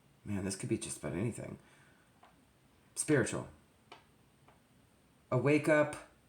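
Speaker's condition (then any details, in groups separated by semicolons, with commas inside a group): No condition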